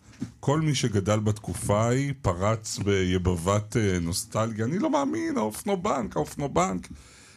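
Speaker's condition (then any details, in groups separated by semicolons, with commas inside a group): No condition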